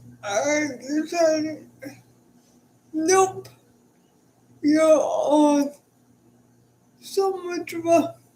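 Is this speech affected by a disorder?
Yes: cerebral palsy.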